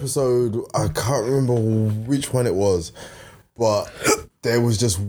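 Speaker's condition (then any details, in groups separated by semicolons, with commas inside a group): No condition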